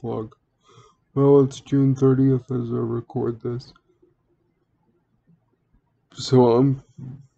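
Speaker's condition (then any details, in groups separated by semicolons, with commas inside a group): Cerebral palsy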